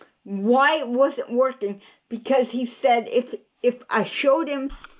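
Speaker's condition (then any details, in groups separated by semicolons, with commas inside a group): Cerebral palsy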